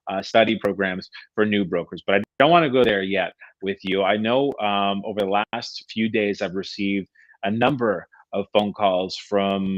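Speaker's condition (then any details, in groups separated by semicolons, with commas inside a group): No condition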